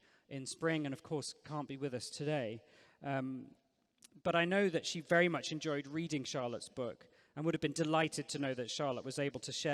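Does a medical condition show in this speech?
No.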